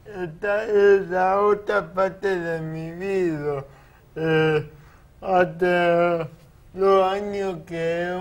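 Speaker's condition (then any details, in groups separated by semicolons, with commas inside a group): Cerebral palsy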